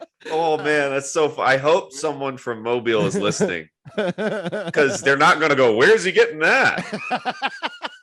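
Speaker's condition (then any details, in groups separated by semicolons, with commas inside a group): No condition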